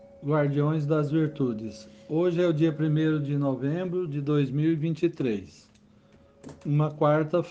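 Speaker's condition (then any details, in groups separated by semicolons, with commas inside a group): No condition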